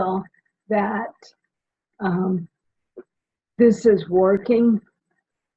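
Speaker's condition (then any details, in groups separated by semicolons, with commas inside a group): Primary lateral sclerosis; a little awkward, swallows mid-sentence, voice tires less now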